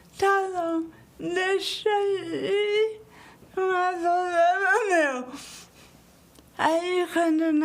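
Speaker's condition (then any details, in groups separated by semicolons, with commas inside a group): Cerebral palsy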